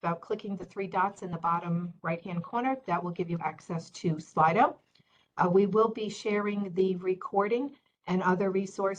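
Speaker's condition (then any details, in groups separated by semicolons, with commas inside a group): No condition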